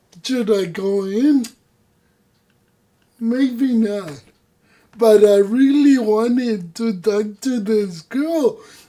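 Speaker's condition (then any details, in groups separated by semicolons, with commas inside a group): Cerebral palsy; no voice control, unusual voice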